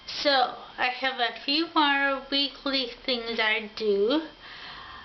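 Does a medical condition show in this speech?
Yes: ataxia.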